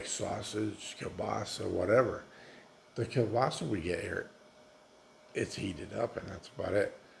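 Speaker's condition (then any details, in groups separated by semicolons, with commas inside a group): Multiple sclerosis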